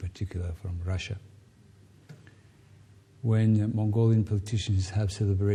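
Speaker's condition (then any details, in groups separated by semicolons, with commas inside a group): No condition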